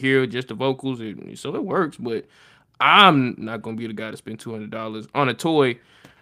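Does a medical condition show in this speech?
No.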